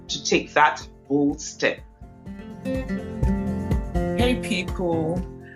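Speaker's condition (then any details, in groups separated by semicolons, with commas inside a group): No condition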